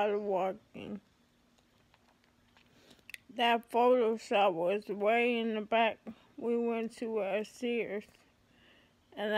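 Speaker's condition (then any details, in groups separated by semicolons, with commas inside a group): ALS; affects hands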